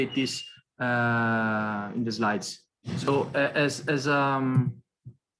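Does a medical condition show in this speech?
No.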